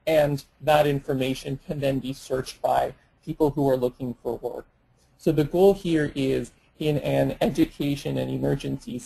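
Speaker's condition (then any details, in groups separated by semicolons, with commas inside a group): No condition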